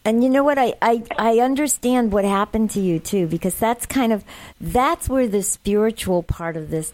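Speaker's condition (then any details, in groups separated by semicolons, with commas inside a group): No condition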